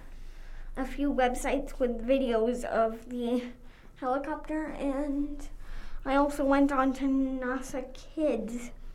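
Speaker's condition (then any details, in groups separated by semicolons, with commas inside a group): Cerebral palsy; Botox then SDR by Dr. Parks for spasms, physio intensive with Beck at 4, poor fine motor; legs affected, cannot walk without support, mainly uses walker, wheelchair use reduced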